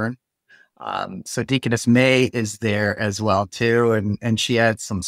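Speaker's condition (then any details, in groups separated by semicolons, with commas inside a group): No condition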